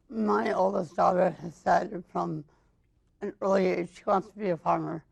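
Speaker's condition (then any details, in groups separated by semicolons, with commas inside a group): Mild cerebral palsy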